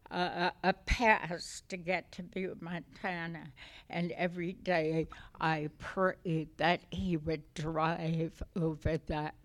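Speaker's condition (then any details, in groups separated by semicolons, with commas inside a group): Essential tremor; essential tremor affecting voice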